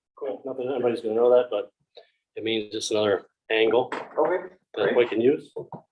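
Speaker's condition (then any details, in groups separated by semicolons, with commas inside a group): No condition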